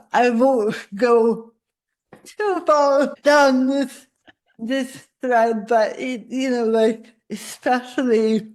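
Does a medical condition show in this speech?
Yes: cerebral palsy; spasticity.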